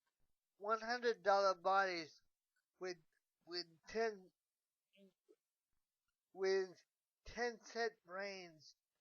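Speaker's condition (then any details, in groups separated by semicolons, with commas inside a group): Cerebral palsy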